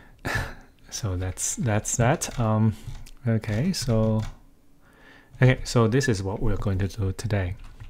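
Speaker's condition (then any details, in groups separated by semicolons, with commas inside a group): No condition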